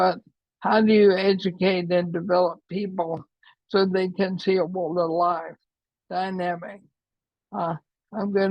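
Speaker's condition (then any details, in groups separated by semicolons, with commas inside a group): ALS; trouble speaking, voice affected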